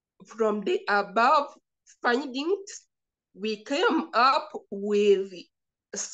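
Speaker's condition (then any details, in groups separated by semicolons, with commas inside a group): Cerebral palsy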